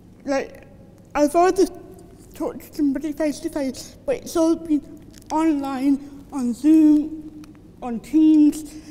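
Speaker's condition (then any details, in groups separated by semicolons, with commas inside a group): Cerebral palsy; from birth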